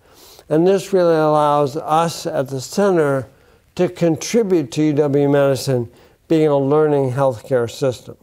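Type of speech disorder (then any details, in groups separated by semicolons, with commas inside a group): Bulbar dysarthria; bulbar onset ALS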